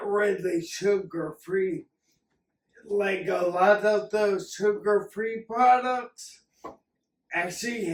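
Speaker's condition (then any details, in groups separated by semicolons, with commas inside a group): Acquired ataxia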